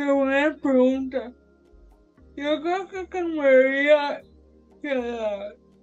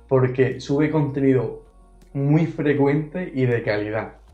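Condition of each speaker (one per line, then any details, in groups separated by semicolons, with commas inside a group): Severe brain injury; birth brain injury from oxygen loss, cerebral palsy; major improvement after seven-year intensive program, still exercises
No condition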